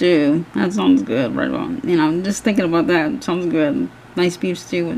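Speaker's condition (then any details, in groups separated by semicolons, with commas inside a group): Cerebral palsy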